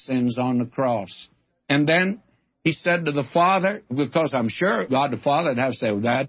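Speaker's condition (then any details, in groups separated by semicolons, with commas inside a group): No condition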